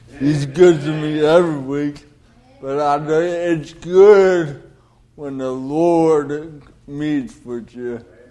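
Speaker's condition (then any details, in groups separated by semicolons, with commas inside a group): Cerebral palsy; delayed development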